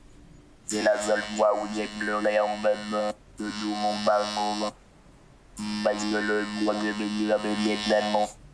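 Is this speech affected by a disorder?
Yes: total pharyngolaryngectomy; first cancer 3 years ago, chemoradiotherapy, tracheal stenosis, second cancer, partial oesophagectomy, neck dissection; no natural voice, cannot shout or laugh, phone understood only by family, caregivers, lost in noise.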